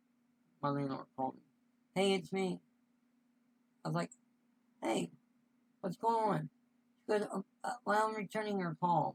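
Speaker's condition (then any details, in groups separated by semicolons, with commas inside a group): Cerebral palsy; voice sound affected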